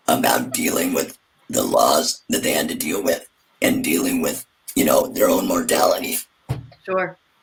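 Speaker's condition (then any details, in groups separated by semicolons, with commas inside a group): Laryngectomy; total laryngectomy after radiation damage, voice prosthesis, neck stoma breathing; several years since surgery; slower with more pauses, no laughter sound, breaks help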